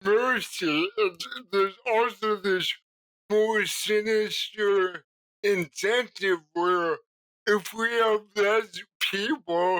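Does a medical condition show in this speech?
Yes: cerebral palsy.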